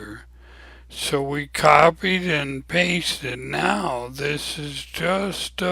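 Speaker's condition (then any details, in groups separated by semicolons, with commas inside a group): ALS; abnormally slow voice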